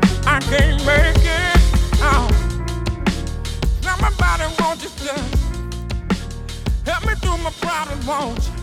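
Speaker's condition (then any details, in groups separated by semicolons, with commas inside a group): No condition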